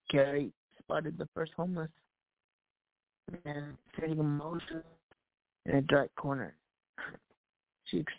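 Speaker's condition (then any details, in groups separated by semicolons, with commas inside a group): Cerebral palsy; voice improved over last year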